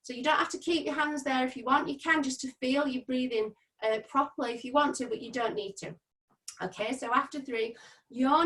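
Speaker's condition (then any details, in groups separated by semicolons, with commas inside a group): No condition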